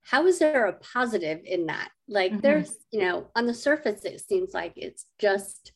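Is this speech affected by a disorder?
Yes: cleft lip and palate; congenital cleft lip and palate, 25 surgeries.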